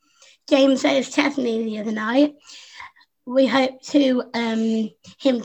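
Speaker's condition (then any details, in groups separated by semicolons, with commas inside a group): Down syndrome; adult woman, 25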